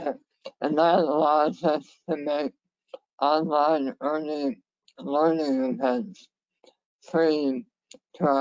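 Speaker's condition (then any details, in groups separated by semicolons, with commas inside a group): Head and neck cancer; left vagus nerve severed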